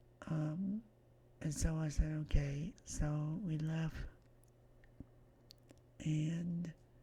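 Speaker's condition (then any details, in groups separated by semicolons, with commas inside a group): Myasthenia gravis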